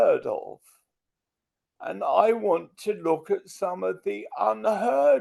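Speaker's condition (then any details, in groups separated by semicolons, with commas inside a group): Multiple sclerosis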